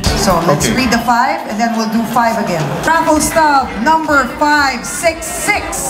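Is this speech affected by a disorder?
No.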